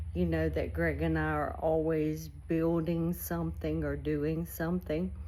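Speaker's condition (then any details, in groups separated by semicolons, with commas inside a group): ALS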